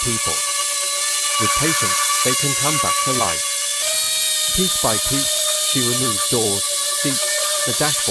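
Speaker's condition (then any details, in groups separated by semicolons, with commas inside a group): No condition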